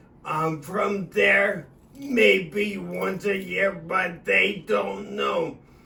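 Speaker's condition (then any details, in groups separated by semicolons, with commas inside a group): Acquired cerebellar ataxia; acquired cerebellar ataxia after stroke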